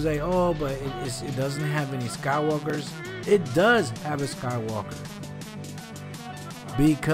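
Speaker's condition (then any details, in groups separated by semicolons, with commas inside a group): No condition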